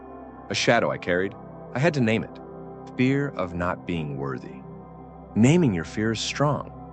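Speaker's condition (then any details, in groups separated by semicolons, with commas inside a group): No condition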